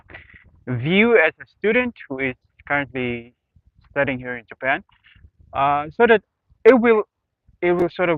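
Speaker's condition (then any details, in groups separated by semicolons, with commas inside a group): No condition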